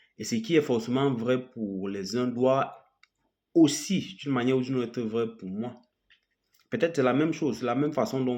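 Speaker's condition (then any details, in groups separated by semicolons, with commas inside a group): No condition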